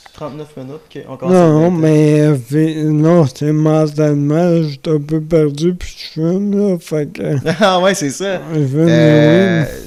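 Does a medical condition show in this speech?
Yes: amyotrophic lateral sclerosis.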